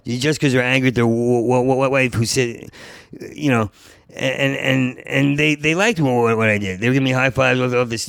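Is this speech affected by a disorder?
Yes: stuttering; long-standing stutter since college years, always stuttered in job interviews; still stutters in conversation; part-word and whole-word repetitions, fluent when telling stories, doing characters or imitating people; here repeated sounds, repeated words.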